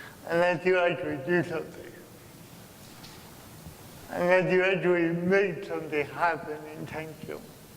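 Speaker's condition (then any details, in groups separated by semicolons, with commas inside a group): Cerebral palsy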